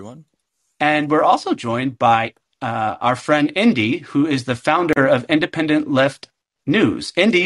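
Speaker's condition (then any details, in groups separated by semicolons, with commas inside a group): No condition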